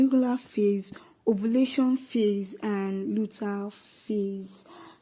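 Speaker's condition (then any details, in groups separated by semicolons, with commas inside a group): No condition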